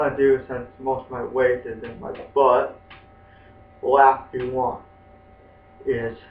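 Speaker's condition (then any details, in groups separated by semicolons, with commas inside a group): Spastic quadriplegic cerebral palsy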